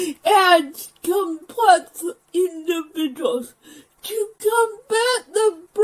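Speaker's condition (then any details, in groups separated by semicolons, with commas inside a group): Physical speech impairment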